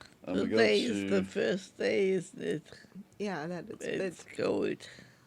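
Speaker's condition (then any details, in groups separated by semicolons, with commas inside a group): Multiple sclerosis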